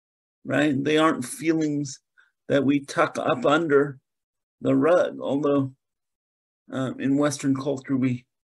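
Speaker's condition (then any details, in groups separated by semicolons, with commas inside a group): Cerebral palsy; mainly lower limbs affected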